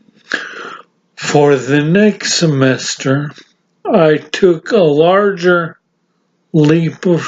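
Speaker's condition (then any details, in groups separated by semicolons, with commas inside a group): Severe brain injury; 21 years since injury, types with left hand only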